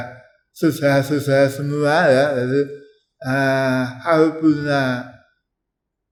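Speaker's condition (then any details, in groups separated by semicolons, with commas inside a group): Tongue cancer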